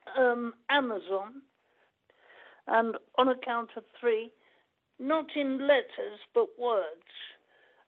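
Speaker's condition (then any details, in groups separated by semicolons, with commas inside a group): Cerebral palsy; permanent wheelchair user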